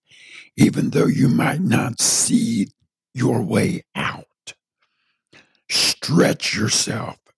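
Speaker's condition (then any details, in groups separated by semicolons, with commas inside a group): Partial laryngectomy from throat cancer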